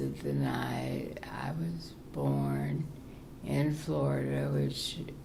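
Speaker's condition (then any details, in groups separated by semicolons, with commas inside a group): Parkinson's; very soft, low voice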